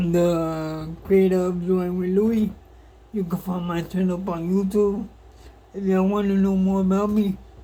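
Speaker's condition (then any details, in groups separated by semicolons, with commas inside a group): Cerebral palsy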